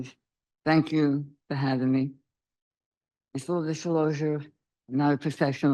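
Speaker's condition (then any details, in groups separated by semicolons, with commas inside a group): Throat cancer survivor; survivor for 21 years; speech may be hard to understand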